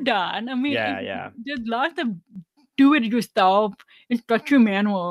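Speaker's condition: Deafness, 99% hearing loss, severe; hearing aids worn whole life, no cochlear implant despite candidacy

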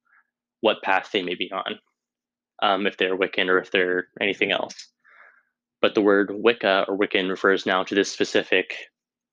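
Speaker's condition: No condition

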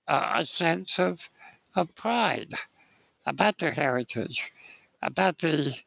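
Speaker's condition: Spinal muscular atrophy; age 60

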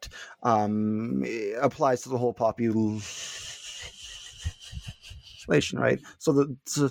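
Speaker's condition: Stuttering; little stuttering currently; prolonged sounds, blocks

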